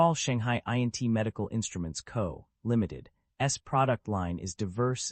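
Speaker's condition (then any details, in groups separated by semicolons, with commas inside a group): No condition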